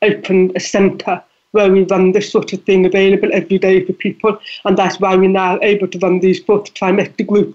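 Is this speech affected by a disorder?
Yes: deafness; deafness audible in voice.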